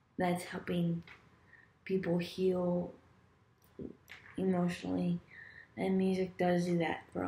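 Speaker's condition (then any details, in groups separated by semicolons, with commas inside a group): Cerebral palsy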